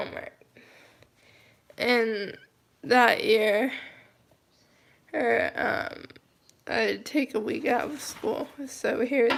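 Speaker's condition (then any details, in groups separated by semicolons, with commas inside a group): Cerebral palsy, mild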